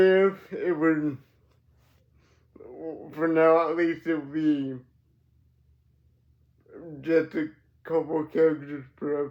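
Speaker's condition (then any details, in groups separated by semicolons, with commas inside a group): Cerebral palsy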